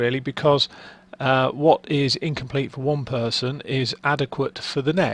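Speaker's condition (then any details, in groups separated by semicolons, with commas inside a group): No condition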